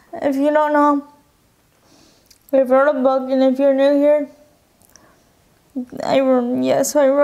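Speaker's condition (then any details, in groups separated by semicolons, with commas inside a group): Cerebral palsy, spastic quadriplegic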